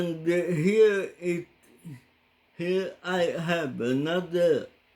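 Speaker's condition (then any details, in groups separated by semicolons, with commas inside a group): Cerebral palsy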